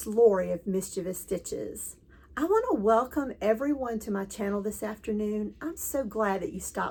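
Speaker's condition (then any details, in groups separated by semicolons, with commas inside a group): No condition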